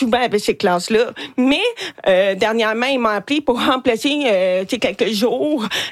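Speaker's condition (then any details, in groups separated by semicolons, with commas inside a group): Hard of hearing; difficulty telling who is speaking in a group; asks others to raise hands, write, point or show to communicate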